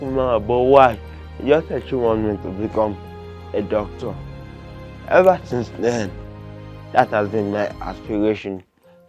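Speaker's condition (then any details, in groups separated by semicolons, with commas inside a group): Cerebral palsy, severe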